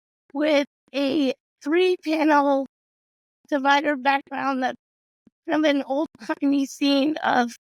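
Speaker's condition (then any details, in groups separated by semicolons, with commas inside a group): Cerebral palsy; quadriplegic, birth oxygen deprivation, wheelchair user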